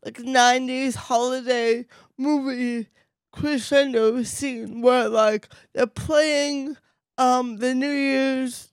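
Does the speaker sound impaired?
Yes: cerebral palsy; incredibly mild case, affects only voice and one hand.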